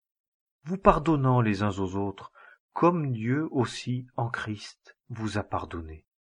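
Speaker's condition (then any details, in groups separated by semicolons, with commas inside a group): No condition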